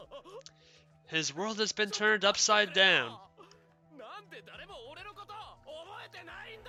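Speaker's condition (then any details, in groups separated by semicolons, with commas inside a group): No condition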